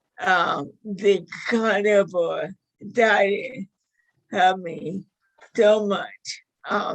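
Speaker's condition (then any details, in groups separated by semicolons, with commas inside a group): Motor neuron disease; severe spasticity in hips and legs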